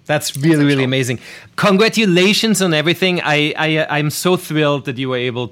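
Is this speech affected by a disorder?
No.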